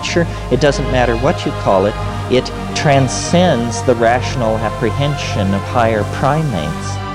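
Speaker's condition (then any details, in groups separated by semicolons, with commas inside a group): No condition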